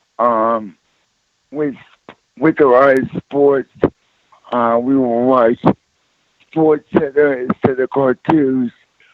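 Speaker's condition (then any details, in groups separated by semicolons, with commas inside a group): Cerebral palsy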